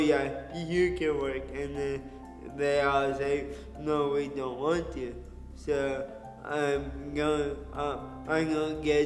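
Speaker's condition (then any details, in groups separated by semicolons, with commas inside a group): Cerebral palsy; diagnosed shortly after birth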